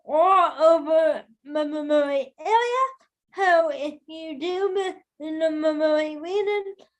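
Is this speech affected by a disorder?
Yes: cerebral palsy.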